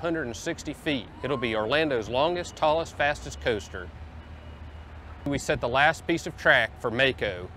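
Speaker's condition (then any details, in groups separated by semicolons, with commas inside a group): No condition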